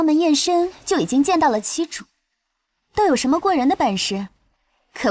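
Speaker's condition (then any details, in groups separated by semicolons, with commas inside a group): No condition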